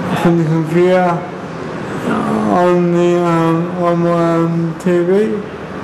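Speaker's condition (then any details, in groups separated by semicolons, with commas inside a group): Cerebral palsy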